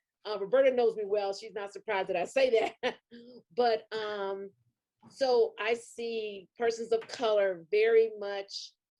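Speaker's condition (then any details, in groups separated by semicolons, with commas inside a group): No condition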